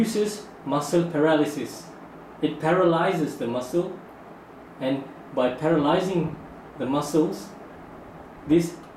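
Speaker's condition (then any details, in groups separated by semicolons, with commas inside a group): No condition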